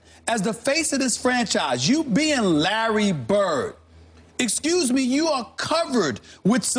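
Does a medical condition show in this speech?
No.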